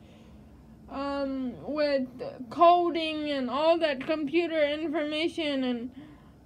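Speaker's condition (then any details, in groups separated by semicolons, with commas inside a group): Cerebral palsy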